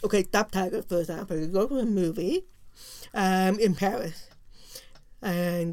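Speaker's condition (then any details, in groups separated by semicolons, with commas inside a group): Profound deafness; profound deafness left ear, total deafness right ear, diagnosed age 3, hearing aid, no cochlear implant; learned to speak and lip-read in early oral pre-preschool program, encouraged to speak, mainstreamed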